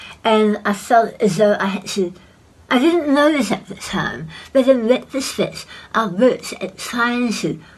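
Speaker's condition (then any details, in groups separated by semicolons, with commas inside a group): Head and neck cancer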